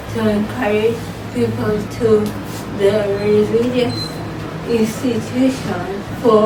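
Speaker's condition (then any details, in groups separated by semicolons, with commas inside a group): Cerebral palsy; from birth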